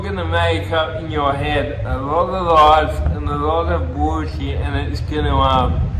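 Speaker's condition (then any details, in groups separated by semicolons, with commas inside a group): Cerebral palsy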